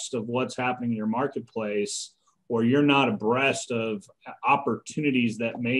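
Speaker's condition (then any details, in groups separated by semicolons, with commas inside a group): No condition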